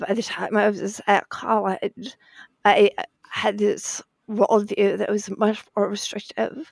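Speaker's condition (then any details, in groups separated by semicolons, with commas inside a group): Spasmodic dysphonia; voice may sound like glitching audio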